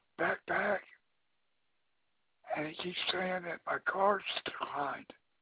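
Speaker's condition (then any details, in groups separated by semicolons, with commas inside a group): Throat cancer; hard to talk, agent says speech understandable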